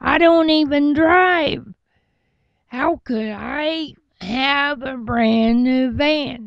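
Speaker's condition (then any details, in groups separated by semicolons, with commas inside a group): Cerebral palsy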